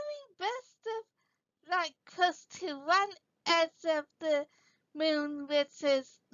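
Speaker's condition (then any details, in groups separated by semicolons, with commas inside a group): Cerebral palsy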